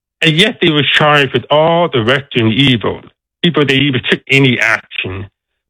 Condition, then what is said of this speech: Deafness. And I am deaf, so I have a deaf accent.